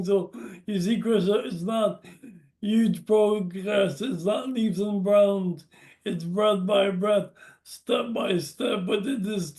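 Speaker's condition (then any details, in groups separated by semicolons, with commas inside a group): Brain injury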